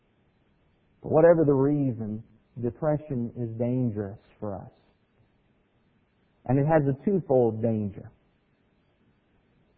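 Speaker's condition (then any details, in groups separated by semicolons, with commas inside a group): No condition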